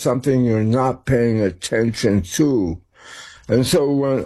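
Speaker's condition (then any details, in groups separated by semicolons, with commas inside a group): Tongue cancer; slurred speech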